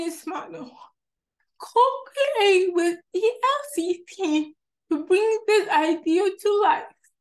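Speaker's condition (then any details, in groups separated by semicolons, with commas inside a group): Cerebral palsy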